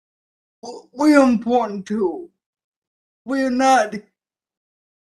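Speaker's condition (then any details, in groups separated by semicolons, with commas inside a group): Cerebral palsy; present from birth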